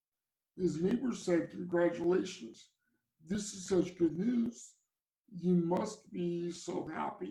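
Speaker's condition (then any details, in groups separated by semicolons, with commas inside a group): Cerebral palsy; from birth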